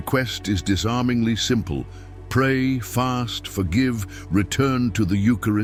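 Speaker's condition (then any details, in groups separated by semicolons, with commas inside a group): No condition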